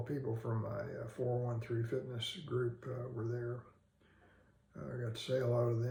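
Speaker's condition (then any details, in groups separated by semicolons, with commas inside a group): Parkinson's disease; no tremor, difficulty standing, slow small gait, typing difficulty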